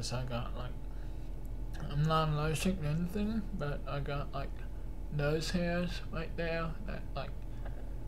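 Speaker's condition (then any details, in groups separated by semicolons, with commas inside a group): Cerebral palsy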